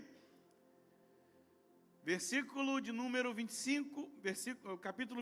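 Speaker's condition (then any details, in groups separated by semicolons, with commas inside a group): No condition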